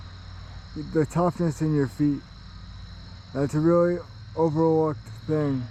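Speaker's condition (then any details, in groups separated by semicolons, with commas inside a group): Cerebral palsy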